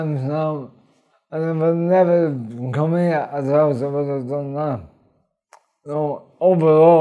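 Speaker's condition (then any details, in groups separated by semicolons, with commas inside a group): Motor neurone disease; upper body onset: arms, shoulders, chest, then throat; diagnosed 4.5 years ago at 37, prior clinical trial; lung function and breathing checked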